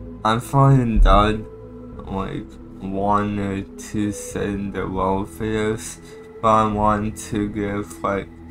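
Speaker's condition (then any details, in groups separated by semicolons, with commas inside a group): Cerebral palsy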